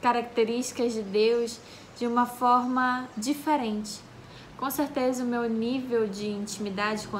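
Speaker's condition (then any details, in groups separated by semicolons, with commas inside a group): No condition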